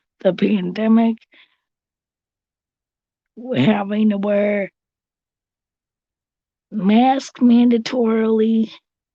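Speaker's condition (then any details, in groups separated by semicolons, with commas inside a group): Cerebral palsy; since birth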